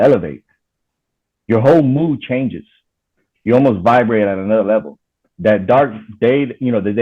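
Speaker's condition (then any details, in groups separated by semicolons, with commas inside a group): No condition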